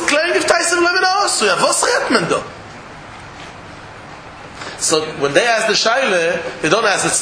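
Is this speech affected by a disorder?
No.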